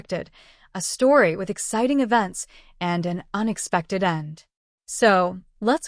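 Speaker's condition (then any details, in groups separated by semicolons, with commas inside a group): No condition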